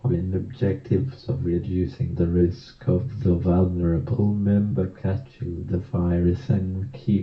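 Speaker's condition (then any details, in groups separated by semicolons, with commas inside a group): Motor neurone disease; cannot speak, pureed foods only, emotional lability with laughter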